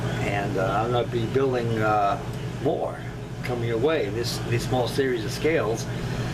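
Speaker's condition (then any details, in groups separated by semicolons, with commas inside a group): No condition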